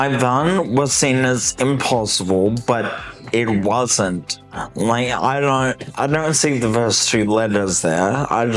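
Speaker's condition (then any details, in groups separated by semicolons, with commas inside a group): Cerebellar ataxia; two brain surgeries; ongoing coordination work; articulation impediment, coordination problems affect speech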